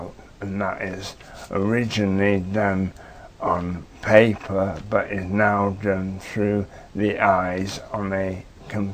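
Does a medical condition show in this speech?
Yes: motor neurone disease.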